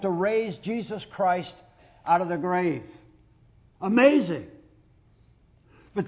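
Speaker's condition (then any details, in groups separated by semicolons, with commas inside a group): No condition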